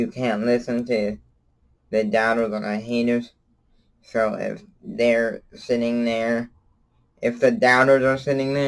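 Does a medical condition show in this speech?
Yes: cerebral palsy; from birth, wheelchair user.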